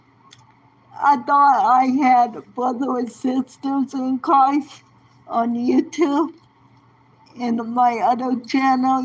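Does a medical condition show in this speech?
Yes: cerebral palsy; present from birth.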